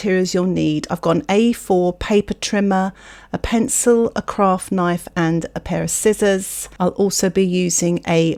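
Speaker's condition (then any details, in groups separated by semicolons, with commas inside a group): No condition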